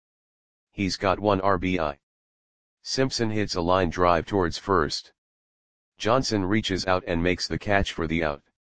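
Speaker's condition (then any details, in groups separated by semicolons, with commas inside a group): No condition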